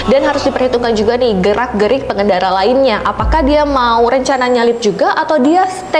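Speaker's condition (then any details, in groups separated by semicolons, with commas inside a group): No condition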